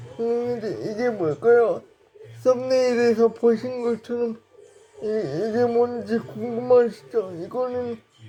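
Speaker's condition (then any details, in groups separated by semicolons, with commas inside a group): Brain lesion disability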